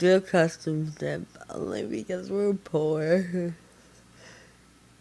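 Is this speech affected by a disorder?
Yes: Friedreich ataxia, severe.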